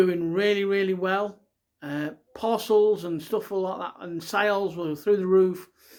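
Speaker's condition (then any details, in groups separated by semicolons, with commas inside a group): No condition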